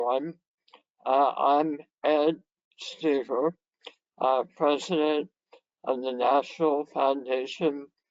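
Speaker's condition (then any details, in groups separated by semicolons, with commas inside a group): Head and neck cancer; severe dysphagia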